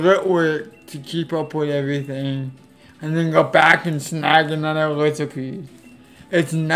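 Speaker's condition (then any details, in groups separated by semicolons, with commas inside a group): Cerebral palsy; affects legs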